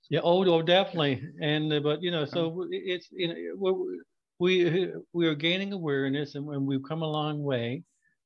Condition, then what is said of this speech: Stuttering. Well, Jody, I am a person who stutters and I do have a severe stutter, but I've taken some therapy that helps me to manage my stuttering.